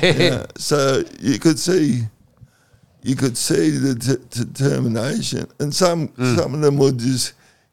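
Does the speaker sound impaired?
Yes: cerebral palsy; once cold stays cold.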